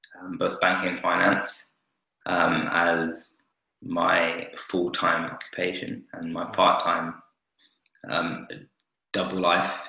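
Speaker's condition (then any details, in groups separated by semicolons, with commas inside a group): Stutter; childhood onset, started speaking at two, fluent about two years then blocking began, speech therapy until about seven or eight with therapist Jackie; milder than before, blocks still happen at times; blocks and freezes, worse with authority figures and professional situations, easier with other stutterers; prolonged sounds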